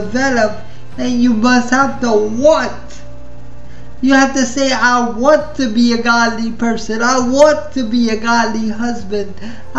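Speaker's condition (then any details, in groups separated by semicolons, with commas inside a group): Spastic cerebral palsy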